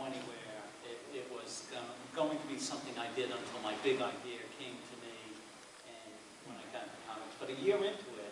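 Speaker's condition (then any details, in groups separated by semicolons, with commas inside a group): No condition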